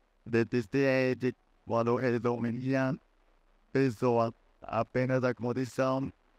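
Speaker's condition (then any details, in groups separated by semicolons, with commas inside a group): Cerebral palsy; relearned talking after onset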